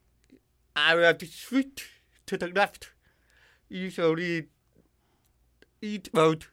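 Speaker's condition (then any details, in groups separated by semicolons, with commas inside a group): Hearing loss with cochlear implant; distorted when yelling at high volume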